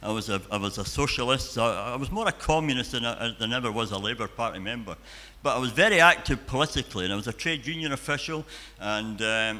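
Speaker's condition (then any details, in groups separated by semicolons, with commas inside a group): Cleft palate and cleft lip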